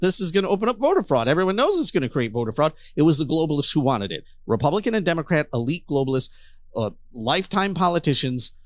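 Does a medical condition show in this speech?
No.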